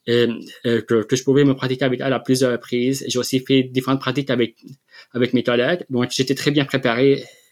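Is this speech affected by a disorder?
Yes: stuttering; speech therapy in Quebec for 5 to 7 months; blocks, repetitions, stutters more when stressed or anxious, blocks on Zoom, barely able to answer; here repeated sounds, repeated words.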